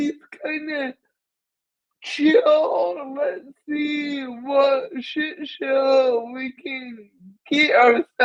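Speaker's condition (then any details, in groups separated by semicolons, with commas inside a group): Cerebral palsy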